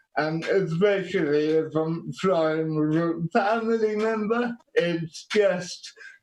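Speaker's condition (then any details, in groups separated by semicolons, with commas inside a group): Quadriplegic cerebral palsy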